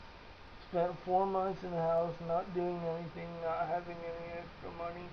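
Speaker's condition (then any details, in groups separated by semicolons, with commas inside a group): Cerebral palsy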